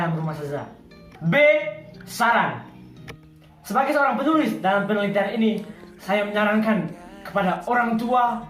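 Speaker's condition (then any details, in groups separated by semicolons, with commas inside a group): No condition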